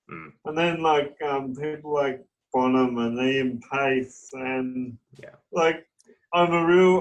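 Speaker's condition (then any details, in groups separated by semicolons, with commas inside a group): Cerebral palsy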